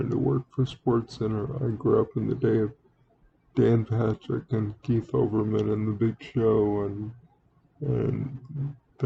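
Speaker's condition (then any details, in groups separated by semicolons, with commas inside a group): Cerebral palsy; wheelchair user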